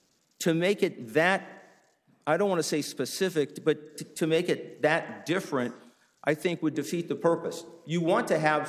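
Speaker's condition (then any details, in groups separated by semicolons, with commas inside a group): No condition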